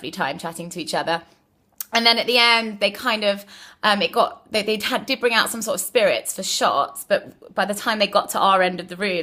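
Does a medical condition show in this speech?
No.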